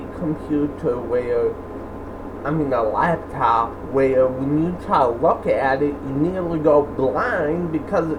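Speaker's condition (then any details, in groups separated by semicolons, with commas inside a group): Cerebral palsy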